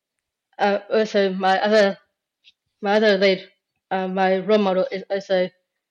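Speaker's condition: Down syndrome

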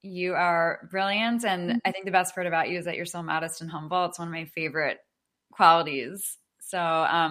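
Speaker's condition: No condition

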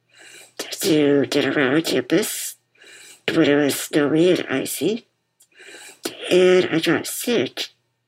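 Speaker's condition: Muscular dystrophy; diagnosed as toddler, uses wheelchair; bipap machine audible throughout conversation

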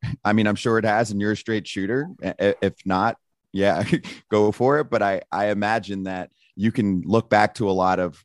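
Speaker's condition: No condition

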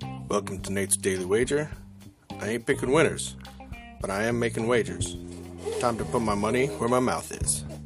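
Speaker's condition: No condition

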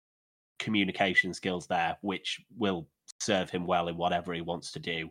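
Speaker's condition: No condition

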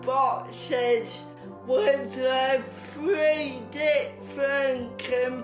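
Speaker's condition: Cerebral palsy

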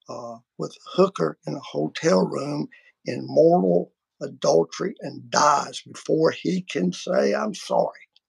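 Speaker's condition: Vocal cord surgery; including laser treatment

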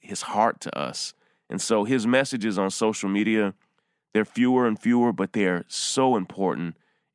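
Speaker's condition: No condition

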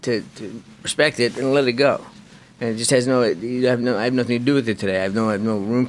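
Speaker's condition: Parkinson's disease; young onset

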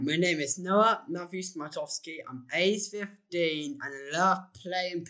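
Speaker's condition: Down syndrome

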